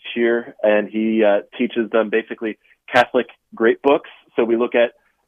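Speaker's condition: No condition

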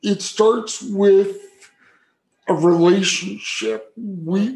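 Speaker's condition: Cerebral palsy; from birth, damaged brain area for balance and coordination, appears missing on MRI, affects arms and legs, power wheelchair most days; affects speech

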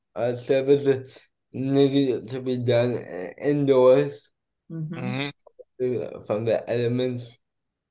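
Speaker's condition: Cerebral palsy; heart stopped twice

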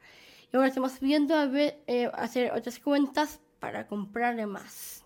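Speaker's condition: Down syndrome; present from birth

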